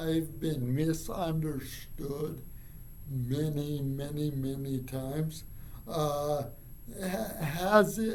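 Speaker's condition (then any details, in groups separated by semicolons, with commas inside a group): Cerebral palsy; from birth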